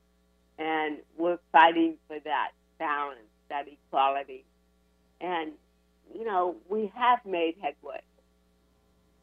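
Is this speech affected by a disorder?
Yes: cerebral palsy; ongoing Botox for chronic pain, constant brain signals cause pain.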